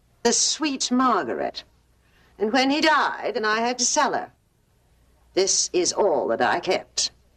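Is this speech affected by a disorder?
No.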